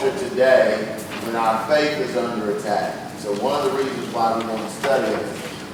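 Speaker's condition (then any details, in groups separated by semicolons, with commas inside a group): No condition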